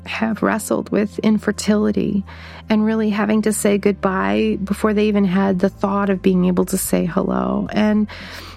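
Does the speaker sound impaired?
No.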